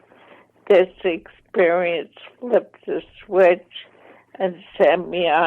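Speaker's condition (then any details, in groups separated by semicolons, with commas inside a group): ALS, mild; affects hands and fingers; 14 years since diagnosis, slow progression, full-time wheelchair user; voice slightly impaired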